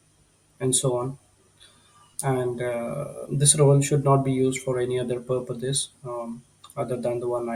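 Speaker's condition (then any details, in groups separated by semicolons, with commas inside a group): No condition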